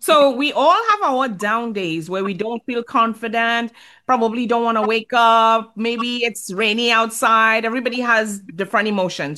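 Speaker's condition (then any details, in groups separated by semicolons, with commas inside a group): No condition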